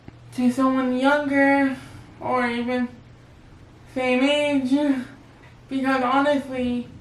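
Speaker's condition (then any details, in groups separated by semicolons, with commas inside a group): Cerebral palsy; wheelchair user; physical therapy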